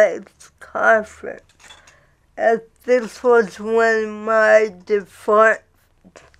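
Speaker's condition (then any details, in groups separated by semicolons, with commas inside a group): Cerebral palsy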